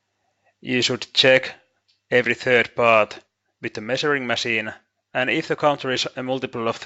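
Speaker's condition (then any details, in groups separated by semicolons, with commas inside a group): No condition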